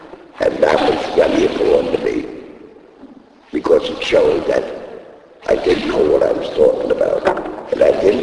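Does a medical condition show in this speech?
Yes: laryngectomy; device placed in throat.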